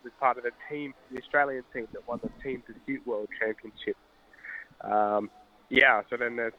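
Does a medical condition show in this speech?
No.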